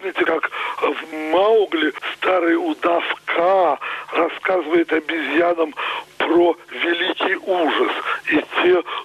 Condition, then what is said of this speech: Stuttering. Я сохранил в передаче 2-3 заикания, и вот почему.